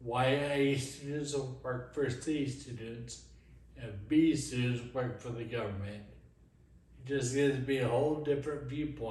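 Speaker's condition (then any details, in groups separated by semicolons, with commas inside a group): Friedreich's ataxia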